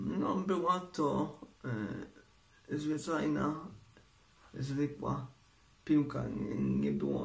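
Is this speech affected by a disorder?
Yes: cerebral palsy; uses wheelchair.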